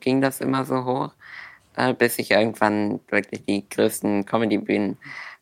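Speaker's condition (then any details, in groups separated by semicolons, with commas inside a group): Duchenne muscular dystrophy; progressive muscle wasting, known since primary school, wheelchair user from the start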